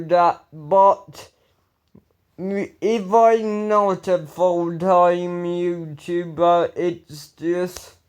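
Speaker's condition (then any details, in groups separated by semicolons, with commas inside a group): Ataxia; speech recently worse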